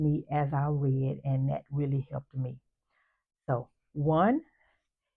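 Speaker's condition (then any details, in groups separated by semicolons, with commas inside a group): No condition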